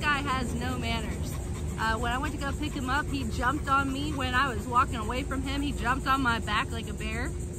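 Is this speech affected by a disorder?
No.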